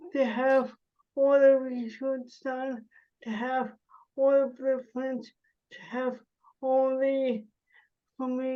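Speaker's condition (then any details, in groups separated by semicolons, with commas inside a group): Cerebral palsy; spasticity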